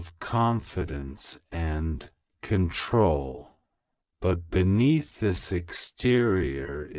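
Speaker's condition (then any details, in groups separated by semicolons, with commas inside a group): No condition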